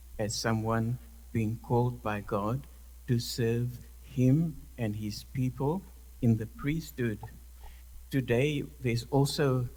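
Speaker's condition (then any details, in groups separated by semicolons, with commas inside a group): No condition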